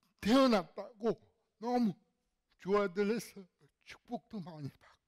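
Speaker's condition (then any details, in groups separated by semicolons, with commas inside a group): Cerebral palsy; diagnosed around age one, fairly severe in childhood; speech disability, speaks very slowly, hard to follow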